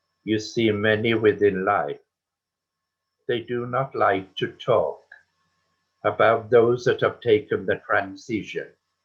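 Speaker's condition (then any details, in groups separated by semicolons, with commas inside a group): No condition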